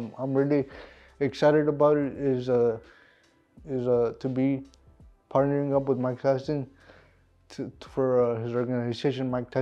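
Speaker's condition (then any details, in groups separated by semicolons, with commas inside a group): Cerebral palsy; cerebral palsy, premature birth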